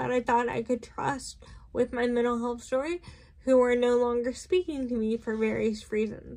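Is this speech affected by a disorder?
Yes: cerebral palsy, spastic.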